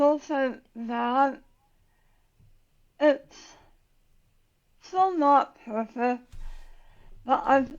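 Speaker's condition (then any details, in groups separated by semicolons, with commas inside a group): Tongue cancer surgery; most of tongue removed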